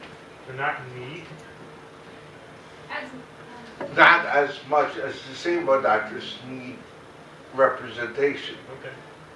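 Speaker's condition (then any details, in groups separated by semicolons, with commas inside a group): Cerebral palsy, mild; mainly affects speech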